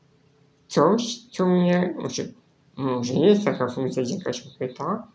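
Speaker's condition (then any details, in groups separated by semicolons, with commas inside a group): Spinal muscular atrophy; right-click via two keys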